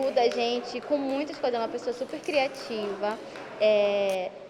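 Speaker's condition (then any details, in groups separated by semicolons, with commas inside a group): No condition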